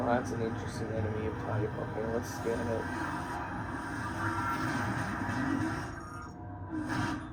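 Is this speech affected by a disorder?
No.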